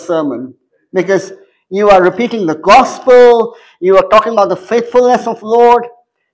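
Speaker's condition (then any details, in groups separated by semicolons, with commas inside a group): Cleft palate; congenital cleft palate, survival uncertain at birth; major speech impediments since childhood, still present, speaks two or three languages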